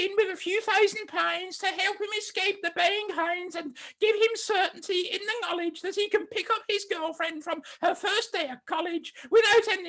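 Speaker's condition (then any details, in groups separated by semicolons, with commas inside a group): No condition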